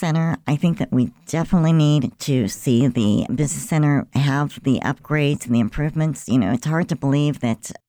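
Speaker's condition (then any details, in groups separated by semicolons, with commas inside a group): Cleft lip and palate; present since birth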